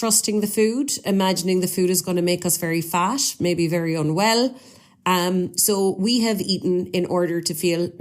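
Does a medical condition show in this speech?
No.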